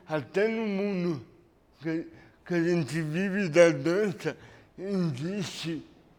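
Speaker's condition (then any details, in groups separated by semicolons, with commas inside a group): Cerebral palsy; lack of oxygen at birth, premature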